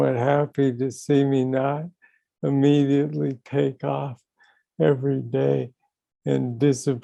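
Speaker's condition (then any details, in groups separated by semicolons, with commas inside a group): Young onset Parkinson's disease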